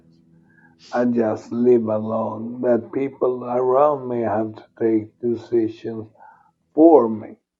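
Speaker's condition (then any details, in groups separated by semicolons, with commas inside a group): Multiple sclerosis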